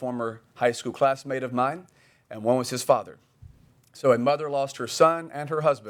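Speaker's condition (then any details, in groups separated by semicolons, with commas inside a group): No condition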